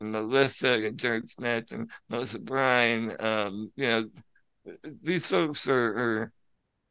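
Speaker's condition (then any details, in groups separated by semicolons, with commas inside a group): Spinal muscular atrophy; wheelchair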